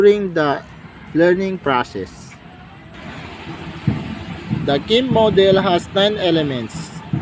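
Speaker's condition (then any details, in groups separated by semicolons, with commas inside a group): No condition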